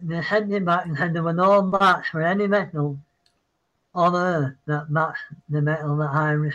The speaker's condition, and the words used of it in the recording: Parkinson's disease. Sorry, I've got Parkinson's, I see a bit.